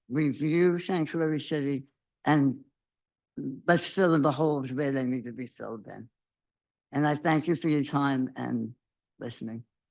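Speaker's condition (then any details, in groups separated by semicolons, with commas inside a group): Throat cancer survivor; survivor for 21 years; speech may be hard to understand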